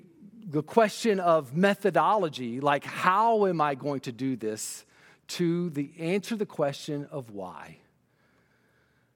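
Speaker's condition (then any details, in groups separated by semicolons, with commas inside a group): No condition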